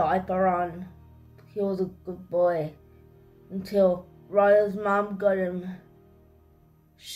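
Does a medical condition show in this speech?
Yes: cerebral palsy.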